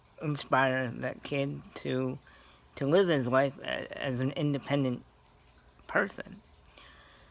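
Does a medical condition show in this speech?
Yes: cerebral palsy; scoliosis.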